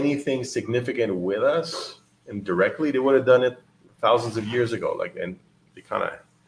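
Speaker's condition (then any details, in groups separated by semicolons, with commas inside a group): No condition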